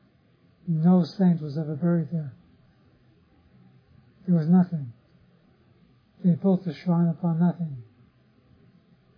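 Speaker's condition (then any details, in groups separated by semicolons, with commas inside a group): Parkinson's disease; others offer remedies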